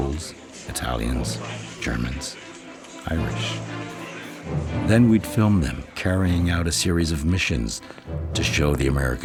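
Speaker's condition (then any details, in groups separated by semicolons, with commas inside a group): No condition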